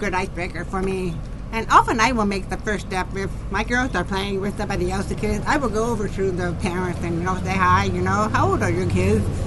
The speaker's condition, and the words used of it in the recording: Deafness. But I heard okay at the time that I was learning speech and language. But my voice will always be different.